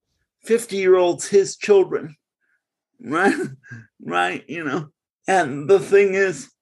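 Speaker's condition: Cerebral palsy; congenital cerebral palsy

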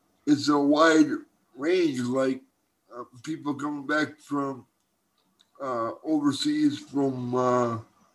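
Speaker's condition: Cerebral palsy; stutters, noticed own stutter during recording, apologized for stuttering

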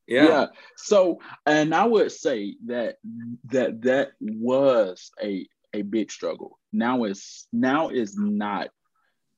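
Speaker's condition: Stuttering; lifelong stutter, aware of it from about age 4; still stutters, speaks on stage, gave TEDx Charlotte talk, speaking coach Naeem; once felt unable to make sales or phone calls; repeated words, prolonged sounds

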